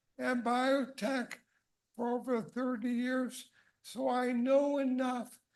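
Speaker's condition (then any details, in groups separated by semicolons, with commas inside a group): ALS; first diagnosed primary lateral sclerosis, changed to ALS later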